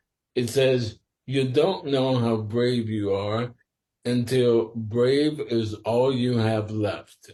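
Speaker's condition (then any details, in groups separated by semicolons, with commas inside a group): Sporadic ALS; must speak slower and carefully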